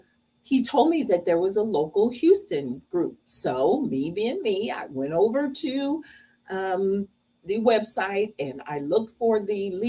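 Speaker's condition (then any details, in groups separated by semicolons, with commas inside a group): No condition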